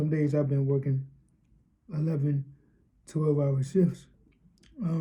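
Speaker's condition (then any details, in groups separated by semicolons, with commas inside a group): Cerebral palsy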